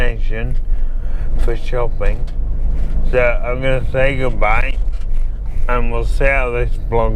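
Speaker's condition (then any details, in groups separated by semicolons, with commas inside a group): MND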